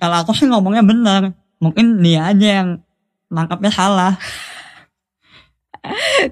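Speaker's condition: Cleft lip (sumbing); cleft lip (celah bibir) from birth

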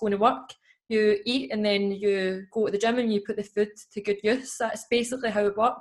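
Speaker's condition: No condition

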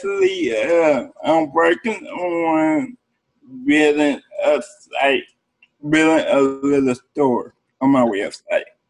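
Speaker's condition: Cerebral palsy; present from birth, therapists involved in upbringing

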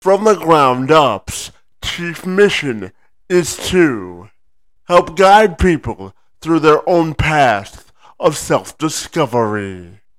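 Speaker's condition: Spastic quadriplegic cerebral palsy; legs affected

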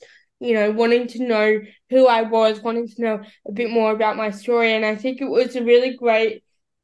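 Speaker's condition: Cerebral palsy; battery-powered wheelchair user

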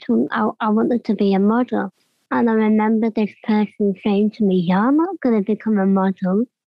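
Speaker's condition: Cleft palate; congenital

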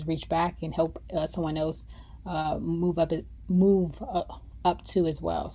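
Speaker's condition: Stutter; still has bad days; rehearses and records own voice before presentations; stuttering blocks, periods unable to say a word, stumbles on words, quickly gets back on track; repeated words, prolonged sounds

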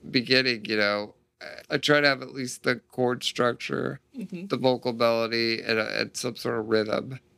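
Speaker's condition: Duchenne muscular dystrophy; no family history

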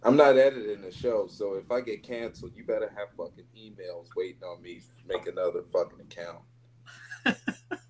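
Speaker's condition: No condition

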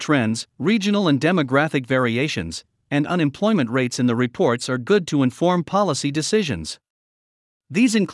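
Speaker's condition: No condition

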